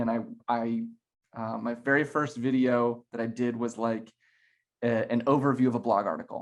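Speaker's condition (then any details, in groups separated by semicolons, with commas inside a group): No condition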